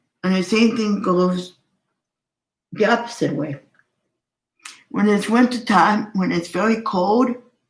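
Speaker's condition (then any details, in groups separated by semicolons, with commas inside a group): Cerebral palsy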